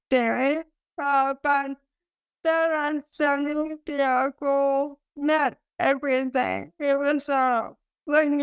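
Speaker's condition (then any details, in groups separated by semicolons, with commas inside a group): ALS; sporadic form, cause unknown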